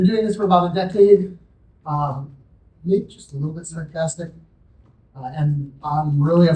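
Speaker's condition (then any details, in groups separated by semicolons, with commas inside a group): No condition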